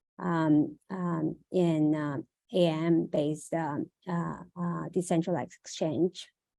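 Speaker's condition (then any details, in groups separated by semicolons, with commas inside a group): No condition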